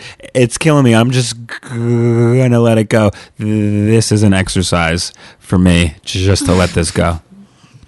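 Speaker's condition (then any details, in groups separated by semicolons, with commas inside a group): Stuttering; past therapy to become more comfortable with stuttering, earlier fear of public speaking from stuttering; stutter-like tension when signing own name, worse under pressure or with people watching; prolonged sounds, blocks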